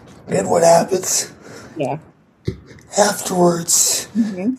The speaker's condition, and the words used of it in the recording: Cerebral palsy. Um, as you can probably hear, read my voice.